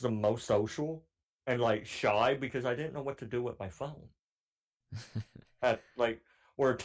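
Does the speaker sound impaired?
Yes: cleft palate; cleft palate since childhood.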